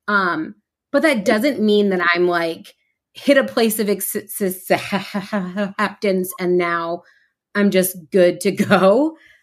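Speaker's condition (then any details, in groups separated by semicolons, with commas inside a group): Stuttering; variable stuttering, formerly preoccupied with which words would be easier to say, helped by stuttering community; amount of stuttering, feeling stuck and physical tension fluctuate, stutters openly; repeated sounds, prolonged sounds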